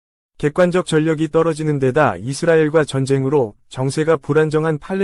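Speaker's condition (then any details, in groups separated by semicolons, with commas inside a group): No condition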